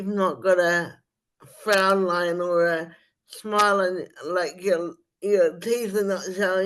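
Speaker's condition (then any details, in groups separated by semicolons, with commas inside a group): Spastic cerebral palsy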